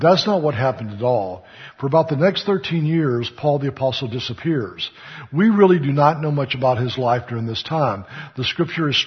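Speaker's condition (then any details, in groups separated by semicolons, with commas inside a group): No condition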